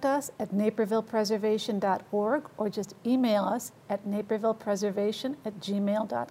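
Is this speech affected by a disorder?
No.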